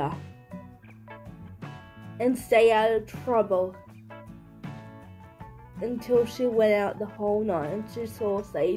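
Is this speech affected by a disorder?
Yes: cerebral palsy.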